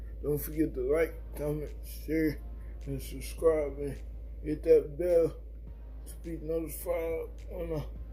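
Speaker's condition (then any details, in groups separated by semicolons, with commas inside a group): Cerebral palsy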